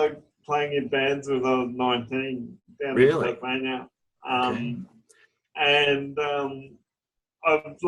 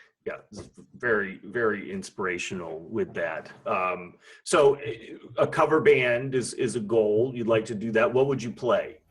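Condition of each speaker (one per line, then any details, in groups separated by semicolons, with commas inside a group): Cerebral palsy; present from birth, affects arms and legs, wheelchair
No condition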